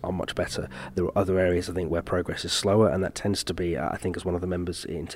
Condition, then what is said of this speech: No condition.